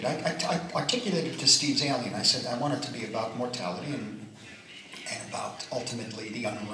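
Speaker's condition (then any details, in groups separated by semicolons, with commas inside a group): No condition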